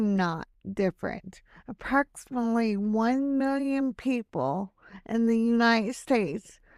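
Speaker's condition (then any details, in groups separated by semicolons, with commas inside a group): Hemiplegic cerebral palsy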